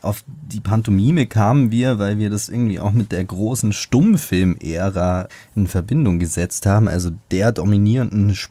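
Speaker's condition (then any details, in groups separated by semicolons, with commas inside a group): No condition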